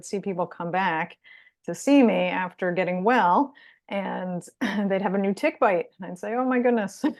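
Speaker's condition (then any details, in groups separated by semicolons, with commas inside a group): No condition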